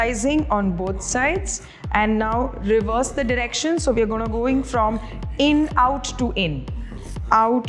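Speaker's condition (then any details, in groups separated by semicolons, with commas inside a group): No condition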